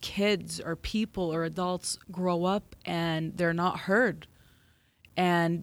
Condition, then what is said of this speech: None; typical speech.